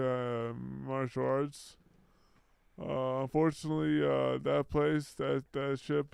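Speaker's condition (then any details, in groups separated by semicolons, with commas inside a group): Brain injury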